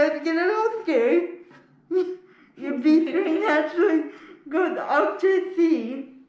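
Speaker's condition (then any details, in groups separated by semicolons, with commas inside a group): Spastic cerebral palsy; uses wheelchair; can speak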